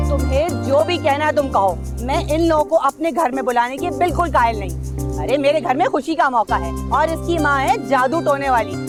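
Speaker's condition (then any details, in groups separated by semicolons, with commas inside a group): No condition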